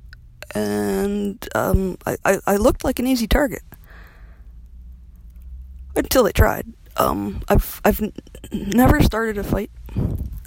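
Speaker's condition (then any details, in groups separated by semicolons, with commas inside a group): Stutter; traditional stutter, present by age 14, stopped talking for a period, resumed at 17; severe in kitchen iPhone clip, host attributes to tiredness and being on the spot, milder in podcast recordings; took 3.5 minutes to say statement, finds the word stutter hard to say, edited version played; repeated words, blocks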